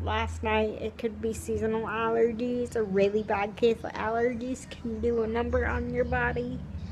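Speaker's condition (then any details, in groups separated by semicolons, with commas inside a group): Cerebral palsy, spastic, severe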